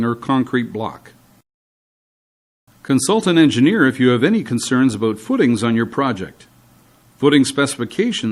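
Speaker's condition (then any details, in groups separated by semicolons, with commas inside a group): No condition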